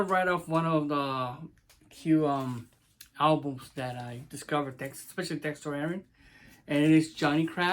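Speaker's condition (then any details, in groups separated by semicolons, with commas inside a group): No condition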